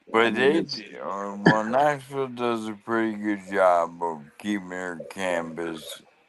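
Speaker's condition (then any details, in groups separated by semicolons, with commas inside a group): ALS; losing ability to talk and swallow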